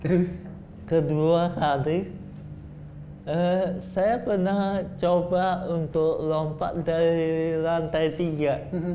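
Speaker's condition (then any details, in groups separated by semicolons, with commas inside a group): Cerebral palsy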